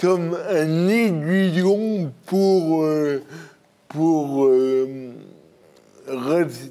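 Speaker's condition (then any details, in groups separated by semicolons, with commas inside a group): Cerebral palsy; birth injury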